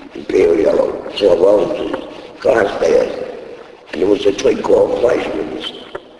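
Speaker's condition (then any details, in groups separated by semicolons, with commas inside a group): Laryngectomy; still talking after voice box removal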